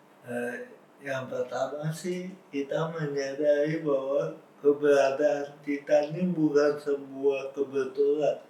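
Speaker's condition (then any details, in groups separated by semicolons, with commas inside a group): Cerebral palsy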